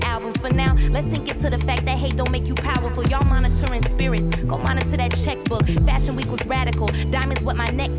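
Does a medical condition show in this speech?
No.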